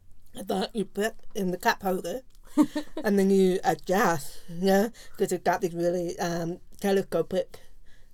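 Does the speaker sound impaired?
Yes: profound deafness; profound deafness left ear, total deafness right ear, diagnosed at age 3, no cochlear implant; wears hearing aid which helps, relies on lip-reading to understand, sits in front row; learned to speak and lip-read in oral pre-preschool, mainstreamed, little ASL now.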